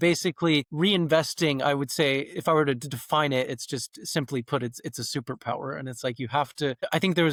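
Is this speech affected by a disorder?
No.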